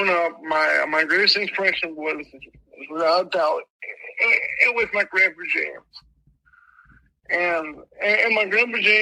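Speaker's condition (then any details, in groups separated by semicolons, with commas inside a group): Mild cerebral palsy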